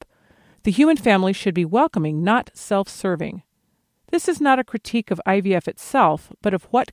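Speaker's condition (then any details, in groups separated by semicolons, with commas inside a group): No condition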